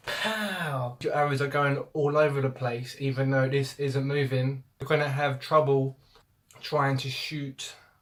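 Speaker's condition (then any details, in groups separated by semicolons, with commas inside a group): No condition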